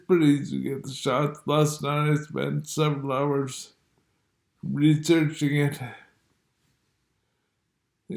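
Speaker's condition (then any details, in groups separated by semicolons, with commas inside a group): Multiple sclerosis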